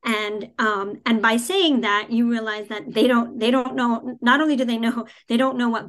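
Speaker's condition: Cleft palate; congenital cleft palate without cleft lip

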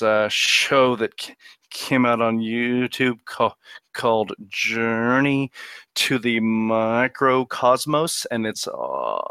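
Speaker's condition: Stutter; prolonged sounds

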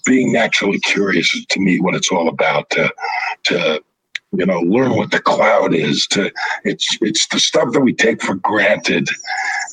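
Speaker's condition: Throat cancer, vocal cords removed; throat cancer from 1996

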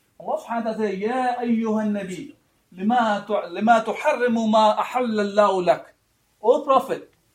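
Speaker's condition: No condition

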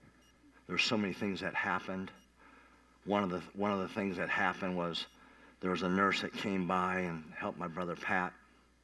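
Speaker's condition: Cleft palate; revived by nurse

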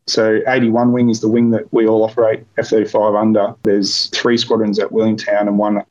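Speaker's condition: No condition

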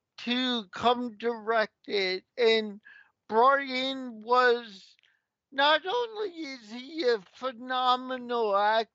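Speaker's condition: Cerebral palsy; takes a while to walk off stage

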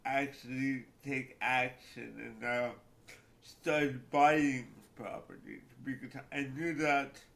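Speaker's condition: Cerebral palsy; cerebral palsy since childhood

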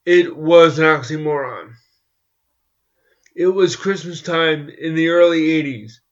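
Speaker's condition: Cerebral palsy; walks with crutches

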